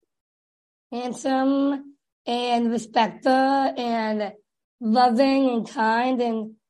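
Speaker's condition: Down syndrome; developmental disability from birth

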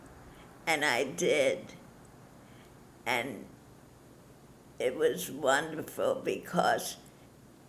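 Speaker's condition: Parkinson's disease; followed own path

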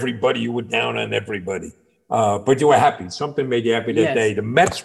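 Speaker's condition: No condition

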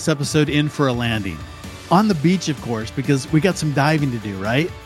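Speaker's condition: No condition

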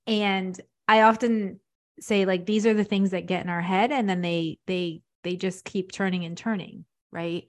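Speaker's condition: No condition

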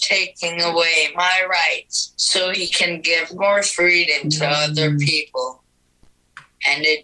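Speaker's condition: Cerebral palsy, speech-generating device; wheelchair user, vulnerable to COVID complications; speaks through communication app on iPad, types on keyboard with nose

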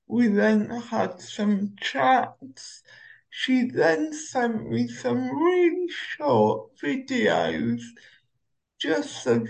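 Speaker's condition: Cerebral palsy; a Segway with a seat

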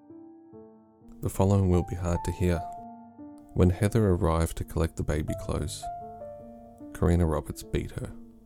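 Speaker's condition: No condition

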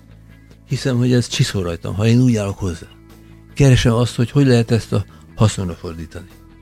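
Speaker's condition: Parkinson's disease

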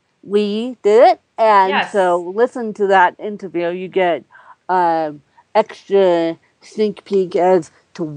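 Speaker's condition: Cerebral palsy; medevaced to children's hospital in denver

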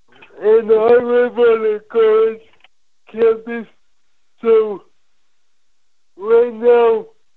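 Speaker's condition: Cerebral palsy; brain functions normally

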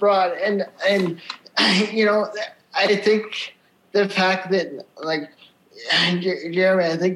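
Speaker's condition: Cerebral palsy; from birth, wheelchair user

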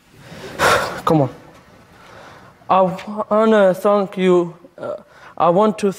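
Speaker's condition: Stammer; severe stammer since childhood, doctor predicted at age five would never speak, practiced aloud in mirror, read movie credits; school age, extra help outside class from teacher Mr. Burton for English GCSE speaking exam; helped to overcome by Mr. Burton, speaks in front of class; prolonged sounds

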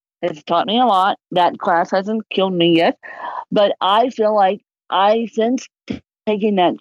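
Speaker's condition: Cerebral palsy, moderate; can talk

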